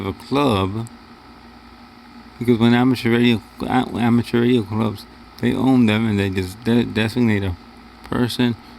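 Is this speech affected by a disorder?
Yes: cerebral palsy; wheelchair user.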